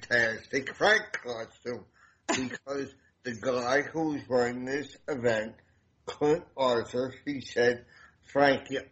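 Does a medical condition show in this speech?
Yes: damaged voice box; voice box damaged by medic during hospital transport after fire rescue.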